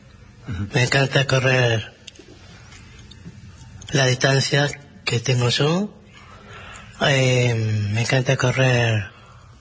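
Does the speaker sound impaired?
Yes: Down syndrome; trisomy 21, three copies of chromosome 21 in all body cells.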